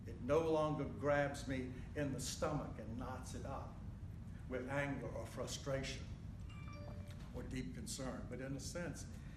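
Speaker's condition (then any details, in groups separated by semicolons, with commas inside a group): No condition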